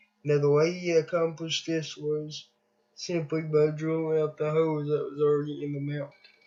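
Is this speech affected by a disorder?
Yes: cerebral palsy.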